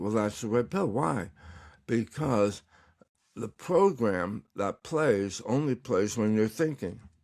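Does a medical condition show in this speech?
Yes: tongue cancer; recovering, tongue exercises.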